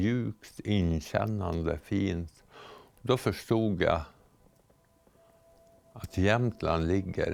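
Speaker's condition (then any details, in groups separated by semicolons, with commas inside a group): Tongue cancer, partial tongue removal; partial tongue removal surgery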